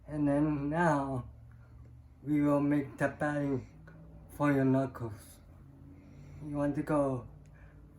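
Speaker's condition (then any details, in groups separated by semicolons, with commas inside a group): Cerebral palsy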